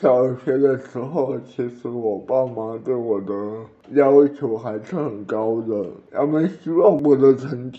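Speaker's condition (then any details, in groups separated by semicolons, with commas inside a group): Cerebral palsy; walks, has played basketball, earns a living with keyboard and mouse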